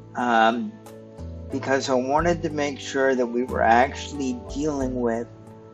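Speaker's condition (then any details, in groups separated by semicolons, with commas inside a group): Cerebral palsy; stiff muscles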